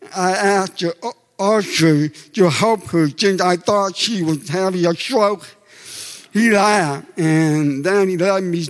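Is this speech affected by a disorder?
Yes: deafness; deaf since childhood.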